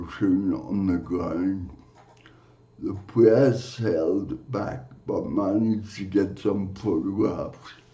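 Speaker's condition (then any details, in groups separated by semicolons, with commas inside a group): Cerebral palsy; from birth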